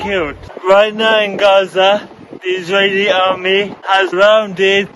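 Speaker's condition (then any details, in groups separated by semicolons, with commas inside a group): Cerebral palsy; wheelchair; speech difficulties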